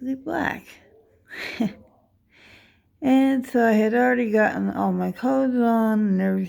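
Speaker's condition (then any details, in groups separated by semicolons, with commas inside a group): Dystonia; rare neurological movement disorder; affects how speech sounds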